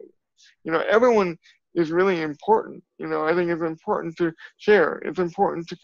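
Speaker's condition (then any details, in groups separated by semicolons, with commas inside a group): Cerebral palsy; from birth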